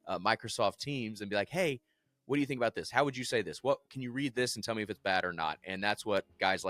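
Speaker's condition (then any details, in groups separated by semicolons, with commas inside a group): No condition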